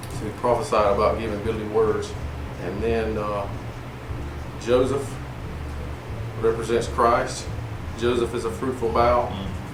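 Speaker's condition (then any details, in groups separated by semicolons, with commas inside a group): No condition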